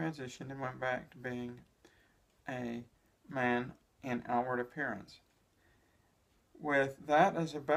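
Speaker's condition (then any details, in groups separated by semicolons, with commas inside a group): No condition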